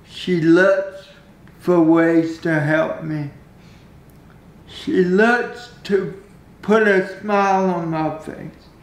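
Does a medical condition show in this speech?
Yes: cerebral palsy.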